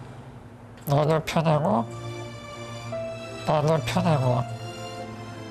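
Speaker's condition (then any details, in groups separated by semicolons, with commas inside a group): ALS (Lou Gehrig's disease); leg onset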